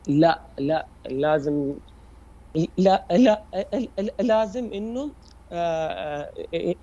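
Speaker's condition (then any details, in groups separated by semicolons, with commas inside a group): Stuttering; milder than many others, therapy begun about two years ago, cognitive behavioral therapy, strategy training; repeated sounds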